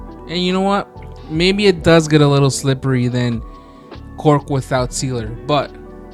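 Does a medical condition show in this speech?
No.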